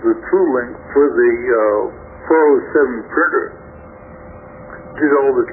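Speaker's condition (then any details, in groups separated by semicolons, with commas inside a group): Stroke affecting throat muscles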